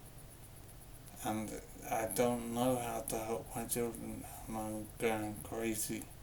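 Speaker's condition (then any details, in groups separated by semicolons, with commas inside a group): Brain injury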